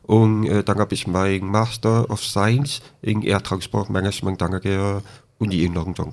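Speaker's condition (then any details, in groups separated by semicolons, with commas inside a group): Deafness with cochlear implant, congenital deafness; hardly spoke before implant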